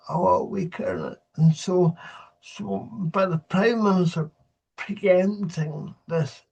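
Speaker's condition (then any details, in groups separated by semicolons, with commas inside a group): Cerebral palsy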